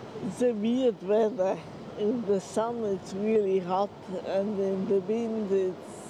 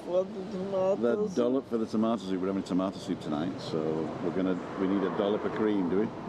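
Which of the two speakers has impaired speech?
The first: multiple sclerosis.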